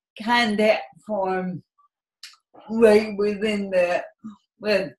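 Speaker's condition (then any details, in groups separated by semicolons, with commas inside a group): Cerebral palsy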